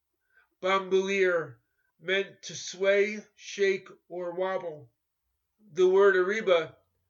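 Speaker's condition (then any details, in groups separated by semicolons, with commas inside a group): Cerebral palsy; cerebral palsy since childhood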